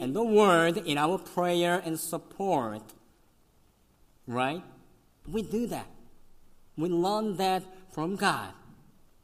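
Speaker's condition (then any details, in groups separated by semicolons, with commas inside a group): Cleft lip and palate; congenital, severe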